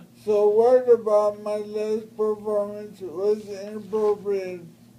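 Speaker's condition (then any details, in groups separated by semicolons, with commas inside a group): Brain injury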